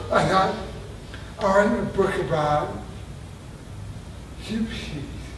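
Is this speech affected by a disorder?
Yes: traumatic brain injury; near-fatal injury.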